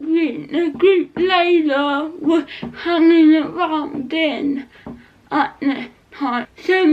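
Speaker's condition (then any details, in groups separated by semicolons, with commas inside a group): Cerebral palsy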